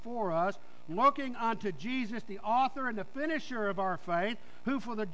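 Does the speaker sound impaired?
No.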